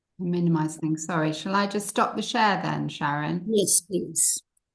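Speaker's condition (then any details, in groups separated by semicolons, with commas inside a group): No condition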